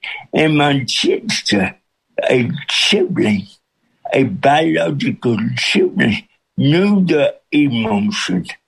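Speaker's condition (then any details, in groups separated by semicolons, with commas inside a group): Cerebral palsy with speech impediment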